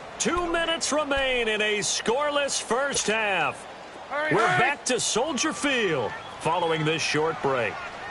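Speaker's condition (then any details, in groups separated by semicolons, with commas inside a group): No condition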